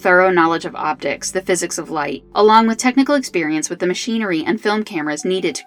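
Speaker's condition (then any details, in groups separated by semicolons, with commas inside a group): No condition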